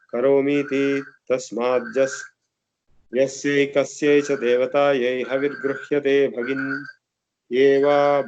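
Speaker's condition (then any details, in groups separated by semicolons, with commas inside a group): No condition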